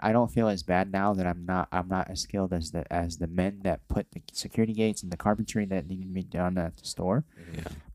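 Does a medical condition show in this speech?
Yes: cleft lip and palate.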